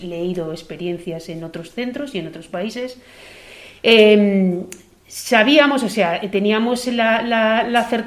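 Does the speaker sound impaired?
No.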